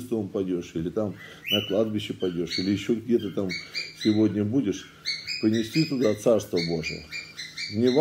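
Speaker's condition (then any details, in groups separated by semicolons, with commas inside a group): No condition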